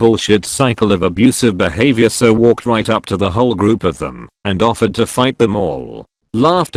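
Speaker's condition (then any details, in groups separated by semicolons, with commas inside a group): No condition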